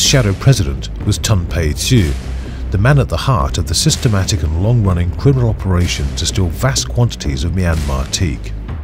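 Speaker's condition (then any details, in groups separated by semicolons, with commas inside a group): No condition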